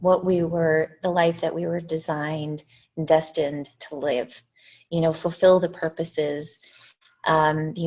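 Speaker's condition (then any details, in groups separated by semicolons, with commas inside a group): No condition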